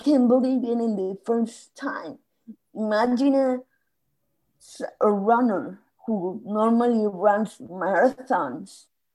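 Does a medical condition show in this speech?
Yes: spasmodic dysphonia; voice regained 6 months ago after speech therapy, meditation and yoga, diagnosed 6 months ago.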